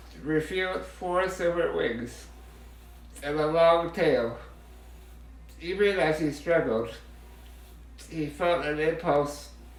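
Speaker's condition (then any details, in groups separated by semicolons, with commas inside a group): Muscular dystrophy, Duchenne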